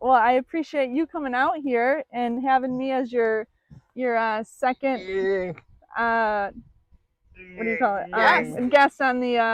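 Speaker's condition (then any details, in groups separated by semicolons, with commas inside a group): No condition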